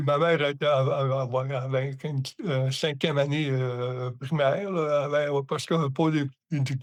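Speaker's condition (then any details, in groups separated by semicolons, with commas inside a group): Hemiparalysis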